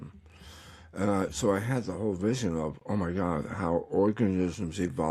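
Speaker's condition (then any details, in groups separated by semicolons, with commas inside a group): Tongue cancer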